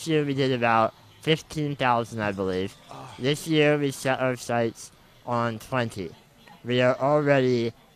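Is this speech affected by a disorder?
Yes: muscular dystrophy; wheelchair user; on new treatment, making progress.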